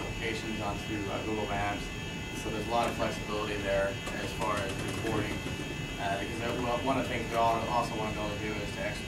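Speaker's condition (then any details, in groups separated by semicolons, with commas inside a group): No condition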